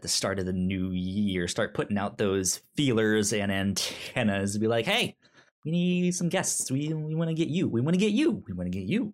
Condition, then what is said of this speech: Stuttering. Yeah, it's, it's, especially since I have a stutter when I I I talk.